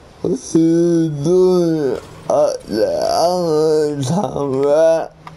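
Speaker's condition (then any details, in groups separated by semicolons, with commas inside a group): Cerebral palsy; one hand affected; atypical speech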